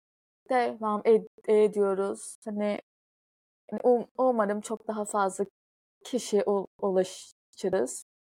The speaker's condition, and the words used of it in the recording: Stuttering. Çünkü böyle hani bu normal bir kekemelik değil yani şu anki de böyleyim.